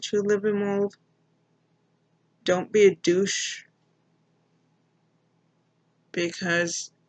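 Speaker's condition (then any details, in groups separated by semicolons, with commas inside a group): Mild cerebral palsy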